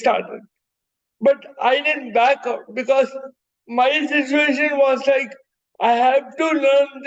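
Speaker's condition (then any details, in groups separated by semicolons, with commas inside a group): Cerebral palsy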